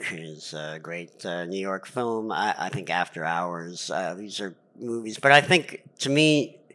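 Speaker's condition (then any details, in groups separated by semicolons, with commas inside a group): Cleft palate; lifelong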